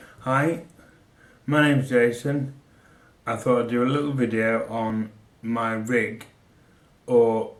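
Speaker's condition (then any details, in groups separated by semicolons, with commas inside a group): MND; synthetic voice from banked voice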